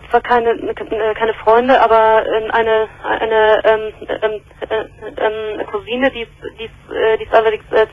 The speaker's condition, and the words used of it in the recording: Stuttering. Sag mal, ich höre so, wie du sprichst.